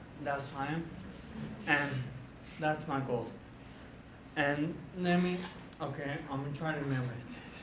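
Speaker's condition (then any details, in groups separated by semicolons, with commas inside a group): Traumatic brain injury; ataxia affecting balance, past powered wheelchair use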